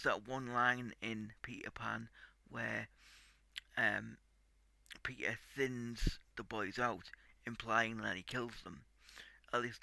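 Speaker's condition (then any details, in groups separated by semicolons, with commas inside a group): Cerebral palsy; tight muscles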